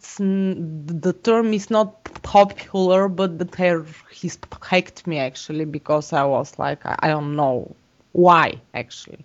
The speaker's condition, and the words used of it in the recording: Stuttering. I have problems with public speaking and with speaking in stressful conditions like interviews.